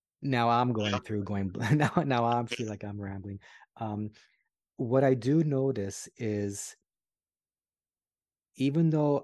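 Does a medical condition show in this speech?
Yes: stuttering; l sound tough, trouble formulating sentences after pandemic isolation, not from stuttering; here repeated words, blocks.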